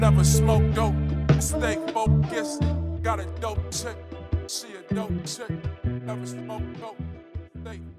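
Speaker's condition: No condition

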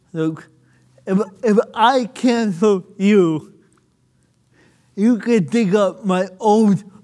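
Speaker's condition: Cerebral palsy; cord around neck

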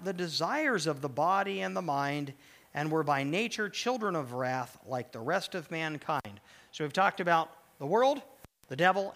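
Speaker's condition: No condition

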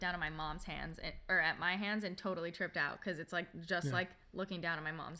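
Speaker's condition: No condition

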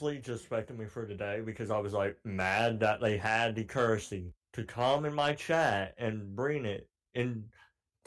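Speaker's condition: Cleft palate; cleft palate since childhood

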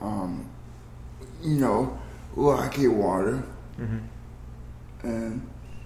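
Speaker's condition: Cerebral palsy

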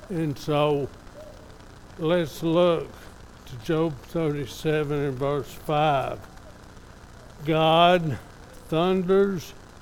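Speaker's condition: ALS; somewhat affected, evident today

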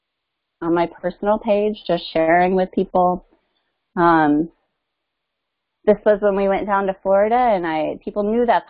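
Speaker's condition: No condition

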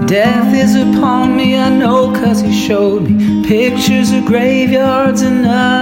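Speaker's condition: No condition

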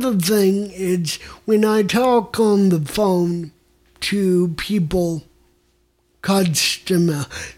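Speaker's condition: Mild cerebral palsy; mild cerebral palsy from birth

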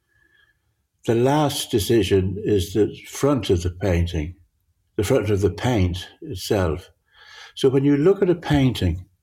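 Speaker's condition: Parkinson's; difficulty judging near and far

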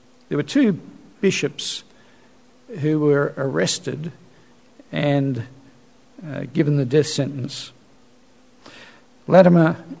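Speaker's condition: No condition

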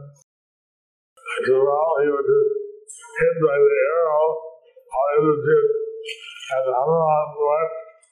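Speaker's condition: Stroke with facial paralysis; half the face paralyzed; about 15 years since stroke; speech hard for some listeners to understand, another person repeats speech for listeners

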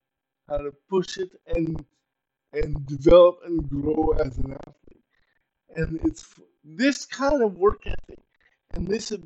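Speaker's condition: Cerebral palsy; uses power wheelchair

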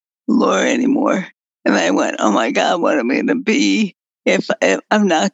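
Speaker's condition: Progressive multiple sclerosis; quadriplegic, walker to scooter to wheelchairs, talking harder as disease progressed

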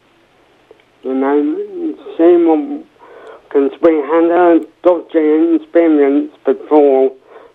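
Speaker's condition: Cerebral palsy, mild

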